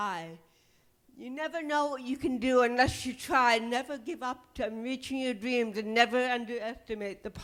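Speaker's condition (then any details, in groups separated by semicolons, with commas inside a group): Cerebral palsy; titanium neck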